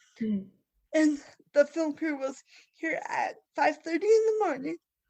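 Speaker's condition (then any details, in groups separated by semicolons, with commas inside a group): Cerebral palsy; trunk control difficulty, ongoing physical therapy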